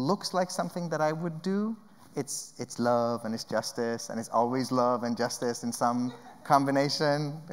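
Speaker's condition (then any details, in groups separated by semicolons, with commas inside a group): No condition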